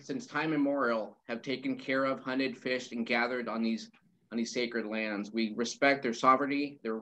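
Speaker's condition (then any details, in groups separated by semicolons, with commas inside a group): No condition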